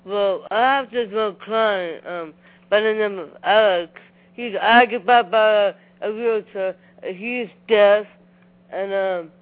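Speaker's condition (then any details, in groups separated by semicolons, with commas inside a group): Down syndrome; present from birth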